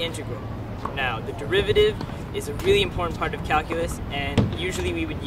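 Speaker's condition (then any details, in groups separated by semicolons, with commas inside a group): No condition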